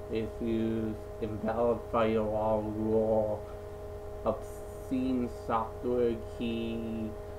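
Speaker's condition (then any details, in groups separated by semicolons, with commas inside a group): Cerebral palsy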